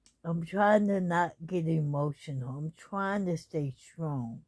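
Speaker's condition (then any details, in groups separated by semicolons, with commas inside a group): ALS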